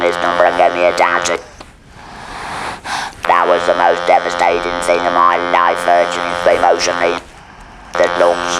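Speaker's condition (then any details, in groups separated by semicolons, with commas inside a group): Laryngeal cancer with laryngectomy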